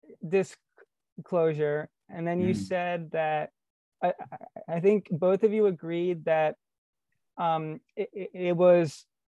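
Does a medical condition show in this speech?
Yes: stuttering; man aged 23, long history of avoiding communication; discloses stutter openly, working on reducing avoidance; difficult to communicate fluently, rarely fluent even after disclosing stutter; here repeated sounds, blocks.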